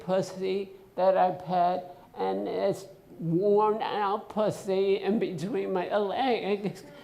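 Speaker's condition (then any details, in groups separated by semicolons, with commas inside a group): Essential tremor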